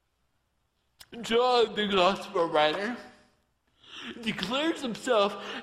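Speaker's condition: Torsion dystonia; hand tremor found at age 5

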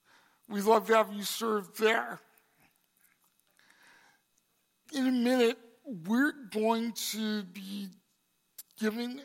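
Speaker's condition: Cerebral palsy; congenital

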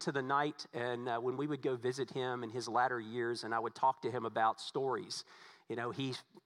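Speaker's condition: No condition

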